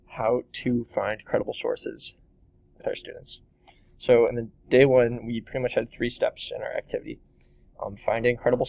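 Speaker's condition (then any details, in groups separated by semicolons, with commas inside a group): No condition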